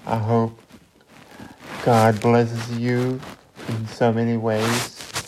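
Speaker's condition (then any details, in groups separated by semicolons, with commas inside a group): Cerebral palsy; wheelchair user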